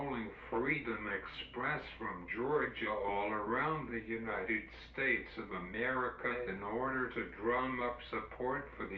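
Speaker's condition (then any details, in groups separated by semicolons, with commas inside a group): Cerebral palsy; uses wheelchair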